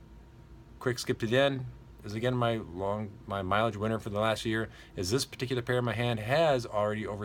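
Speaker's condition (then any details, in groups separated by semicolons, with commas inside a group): No condition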